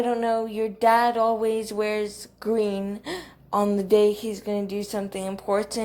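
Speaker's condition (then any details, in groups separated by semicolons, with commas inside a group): Cerebral palsy, athetoid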